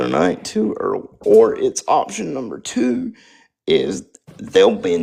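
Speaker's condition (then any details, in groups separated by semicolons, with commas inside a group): Spastic quadriplegic cerebral palsy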